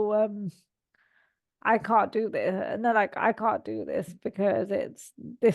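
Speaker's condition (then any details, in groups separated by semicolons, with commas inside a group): Cerebral palsy; all four limbs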